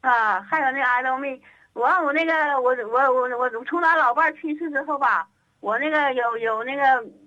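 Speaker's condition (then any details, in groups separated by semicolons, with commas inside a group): Parkinson's disease; about 6-7 years since onset, began with small shuffling steps, leg tremor rather than hands or head; on-off type tremor, severe leg tremor, cannot walk unaided, holds wheelchair, walker, walls, freezing when walking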